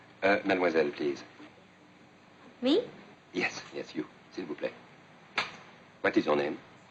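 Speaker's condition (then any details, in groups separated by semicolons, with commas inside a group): No condition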